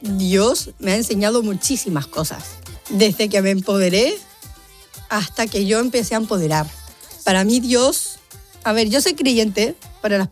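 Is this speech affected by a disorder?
Yes: Down syndrome; congenital; adult, aged 30.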